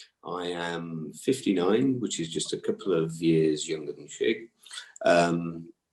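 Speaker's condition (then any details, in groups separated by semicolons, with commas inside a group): No condition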